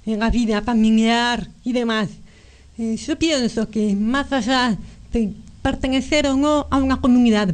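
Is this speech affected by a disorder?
Yes: profound congenital deafness; both ears from birth, detected about 15 months, lifelong hearing aids, bilateral cochlear implants, first at age 27; almost 35, about 8 years since first implant, second implant some years later; speech learned by lipreading and early reading, about 1.5 years rehabilitation to access words by ear.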